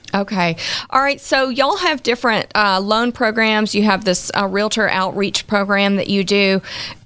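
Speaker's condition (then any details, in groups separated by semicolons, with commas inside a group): No condition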